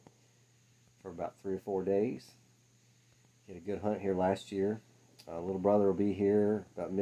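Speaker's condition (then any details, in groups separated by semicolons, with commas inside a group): No condition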